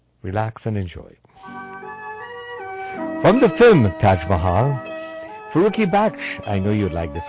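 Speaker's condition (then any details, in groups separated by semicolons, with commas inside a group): No condition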